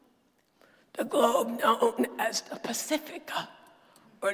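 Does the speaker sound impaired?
Yes: dysphonia; dysphonia diagnosed about a decade ago, lost ability to sing; sultry voice, not a sore throat, still preaches with this voice.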